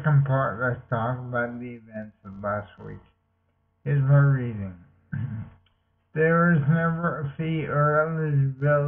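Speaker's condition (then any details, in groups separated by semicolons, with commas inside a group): Multiple sclerosis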